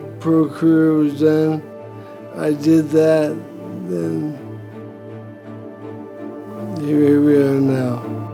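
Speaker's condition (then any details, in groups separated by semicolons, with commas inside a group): Brain injury; effects began around age 50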